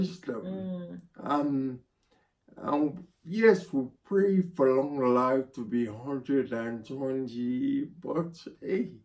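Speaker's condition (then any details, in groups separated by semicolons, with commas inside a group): Spinocerebellar ataxia (sca7); needs help typing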